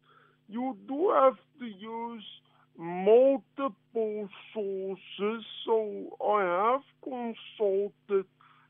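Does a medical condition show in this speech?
Yes: cerebral palsy; physical limitations requiring adjustments, types with single finger, reduced typing speed and accuracy; affects speed of communication.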